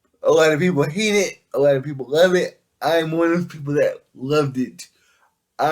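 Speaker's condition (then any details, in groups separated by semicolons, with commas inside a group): Cerebral palsy; affects all muscles; able to speak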